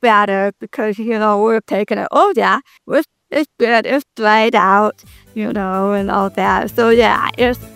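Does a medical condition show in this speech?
Yes: deafness; congenital complete deafness.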